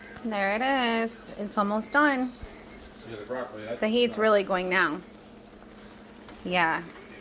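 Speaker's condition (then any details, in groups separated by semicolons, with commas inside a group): No condition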